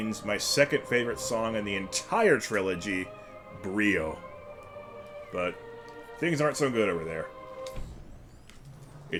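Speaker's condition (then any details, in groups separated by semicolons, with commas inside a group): No condition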